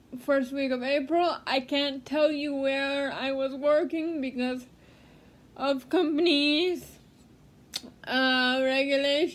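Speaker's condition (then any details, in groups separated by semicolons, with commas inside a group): Cerebral palsy; speech therapy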